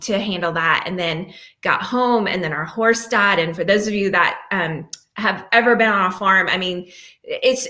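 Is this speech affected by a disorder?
No.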